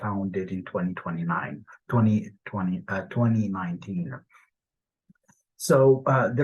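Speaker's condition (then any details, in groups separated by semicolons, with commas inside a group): No condition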